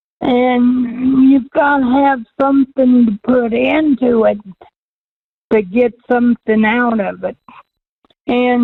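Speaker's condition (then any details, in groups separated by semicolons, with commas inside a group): Cerebral palsy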